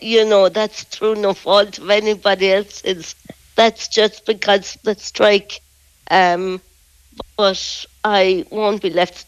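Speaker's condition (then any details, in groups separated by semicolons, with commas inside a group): Muscular dystrophy; physically disabled, needs personal assistants daily, slow getting out of bed, muscles stiffen in morning; catching breath after speaking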